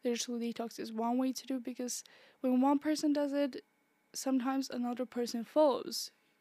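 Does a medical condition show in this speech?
No.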